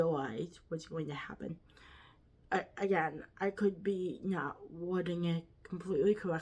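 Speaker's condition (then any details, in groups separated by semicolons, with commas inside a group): Quadriplegic cerebral palsy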